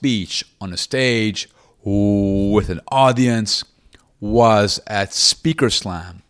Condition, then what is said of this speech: Stuttering. It's based on chest breathing. Every few words, I take a deep breath.